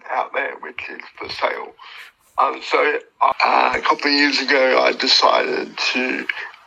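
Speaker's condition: Cerebral palsy; uses wheelchair

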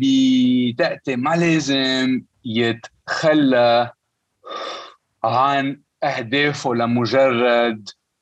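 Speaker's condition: Stuttering; lifelong stutter; debilitating stutter, avoided speaking almost entirely for over 25 years; prolonged sounds, blocks

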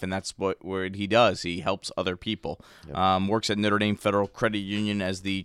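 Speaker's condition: No condition

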